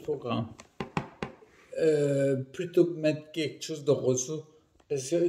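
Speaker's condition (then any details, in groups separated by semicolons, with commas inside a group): Primary progressive multiple sclerosis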